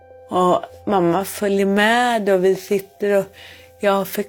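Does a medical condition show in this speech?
Yes: cerebral palsy; cerebral palsy from birth asphyxia, cord around neck, born without heartbeat, harder to move, balance difficulty.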